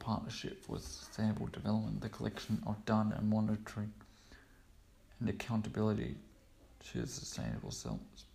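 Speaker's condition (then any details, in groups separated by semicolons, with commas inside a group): Cerebral palsy; cerebral palsy since birth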